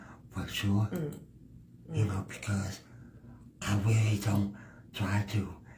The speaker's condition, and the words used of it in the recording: Cerebral palsy. When I speak, I do speak a little bit, and that's part of mine.